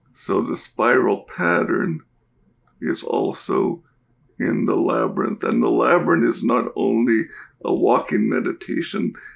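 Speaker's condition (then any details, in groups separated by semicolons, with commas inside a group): Cerebral palsy; diagnosed at birth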